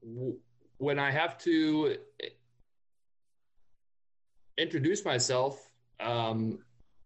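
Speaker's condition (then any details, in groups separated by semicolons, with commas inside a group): Stutter; past speech therapy; stutters most on own name, noticeable right away to new people; blocks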